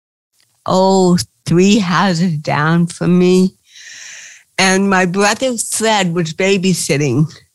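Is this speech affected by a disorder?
Yes: cerebral palsy; since birth.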